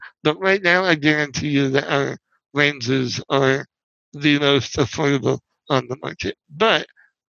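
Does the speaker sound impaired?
Yes: spinal muscular atrophy; wheelchair user.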